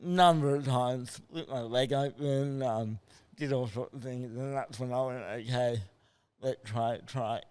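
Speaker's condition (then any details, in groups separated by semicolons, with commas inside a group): Cerebral palsy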